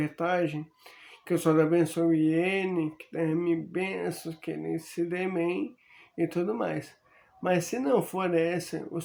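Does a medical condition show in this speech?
Yes: amyotrophic lateral sclerosis.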